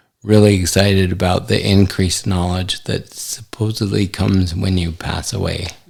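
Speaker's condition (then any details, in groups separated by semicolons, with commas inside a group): ALS; affects hand function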